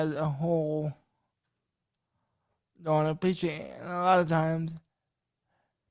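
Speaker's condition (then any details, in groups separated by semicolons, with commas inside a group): Cerebral palsy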